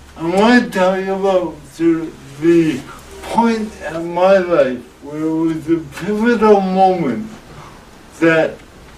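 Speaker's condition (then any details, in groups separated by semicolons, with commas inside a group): Cerebral palsy; congenital, childhood physical therapy three times a week at segregated school in Toronto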